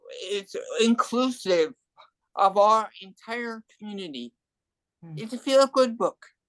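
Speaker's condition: Cerebral palsy and hearing loss; emergency surgery

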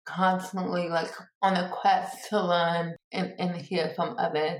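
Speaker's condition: Cerebral palsy; born two months premature

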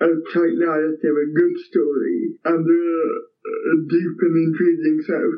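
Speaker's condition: Cerebral palsy; cerebral palsy from brain damage at birth, physical only, affects walking and balance; speech impairment, affects speech and swallowing

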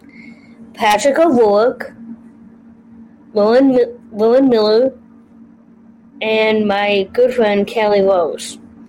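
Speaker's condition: Down syndrome; trisomy 21, congenital; age 32

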